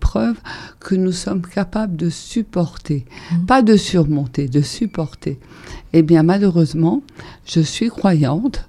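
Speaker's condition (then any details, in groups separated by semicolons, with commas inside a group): ALS (Charcot's disease); breathing difficulties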